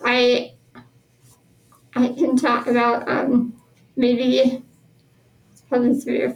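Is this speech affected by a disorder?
Yes: spinal muscular atrophy; genetic progressive neuromuscular disease, born with it, power wheelchair since about age 2.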